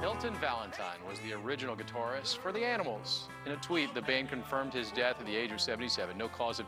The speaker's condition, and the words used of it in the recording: No condition.